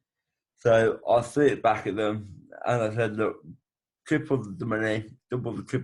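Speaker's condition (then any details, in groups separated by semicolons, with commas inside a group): Brain bleed with facial paralysis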